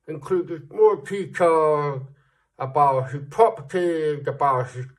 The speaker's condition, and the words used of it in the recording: Deafness. So I was like, you know what, your speech is really, really good.